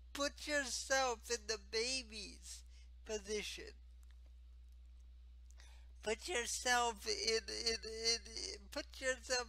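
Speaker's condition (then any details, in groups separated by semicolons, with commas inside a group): Spastic cerebral palsy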